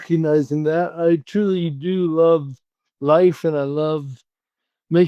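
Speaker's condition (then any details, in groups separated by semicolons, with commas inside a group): Cerebral palsy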